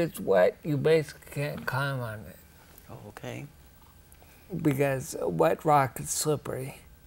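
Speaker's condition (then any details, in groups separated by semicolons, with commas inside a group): Ataxia; rare, progressive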